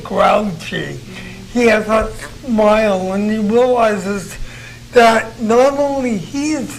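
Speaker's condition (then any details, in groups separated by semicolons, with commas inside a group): Cerebral palsy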